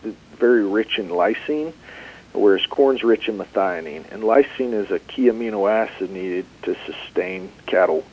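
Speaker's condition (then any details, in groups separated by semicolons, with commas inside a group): No condition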